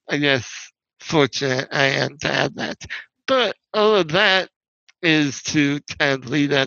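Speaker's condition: Spinal muscular atrophy; wheelchair user

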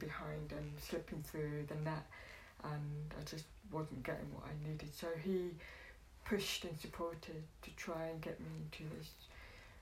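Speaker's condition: Deafness

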